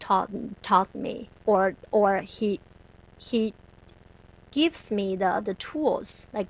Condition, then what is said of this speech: Stuttering. Definitely by the end of the speech therapy with Dr. Merson, I'm still a person who stutters.